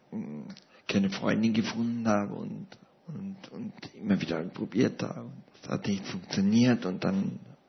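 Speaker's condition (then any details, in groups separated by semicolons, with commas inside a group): Paralysis with ventilator dependence; paralysis since seventh month of life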